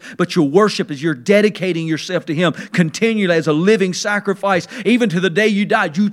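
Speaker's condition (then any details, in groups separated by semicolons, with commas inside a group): No condition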